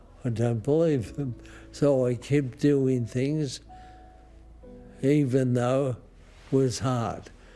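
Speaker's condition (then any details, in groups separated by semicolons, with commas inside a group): Motor neurone disease; about 30 years since diagnosis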